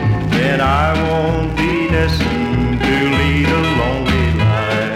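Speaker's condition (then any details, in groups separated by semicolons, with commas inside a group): No condition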